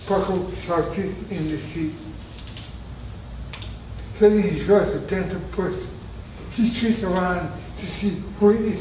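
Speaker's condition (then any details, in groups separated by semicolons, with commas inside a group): Traumatic brain injury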